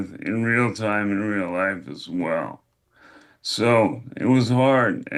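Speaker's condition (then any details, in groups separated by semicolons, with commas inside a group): ALS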